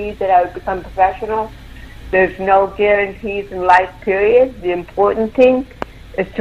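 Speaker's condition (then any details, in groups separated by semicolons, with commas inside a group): Cerebral palsy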